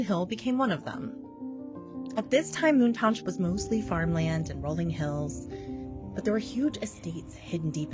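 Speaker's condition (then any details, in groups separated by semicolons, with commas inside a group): No condition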